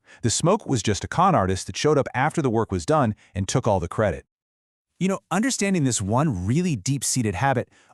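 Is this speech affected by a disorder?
No.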